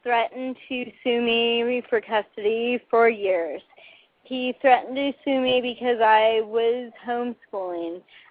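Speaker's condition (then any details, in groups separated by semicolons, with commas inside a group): Cerebral palsy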